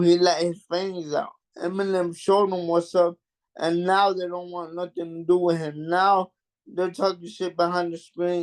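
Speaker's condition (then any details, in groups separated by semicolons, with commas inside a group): Cerebral palsy; mild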